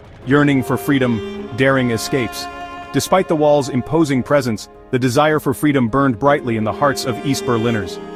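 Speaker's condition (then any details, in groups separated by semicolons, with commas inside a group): No condition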